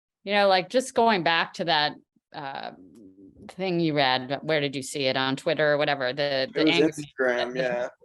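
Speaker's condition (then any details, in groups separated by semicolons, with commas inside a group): No condition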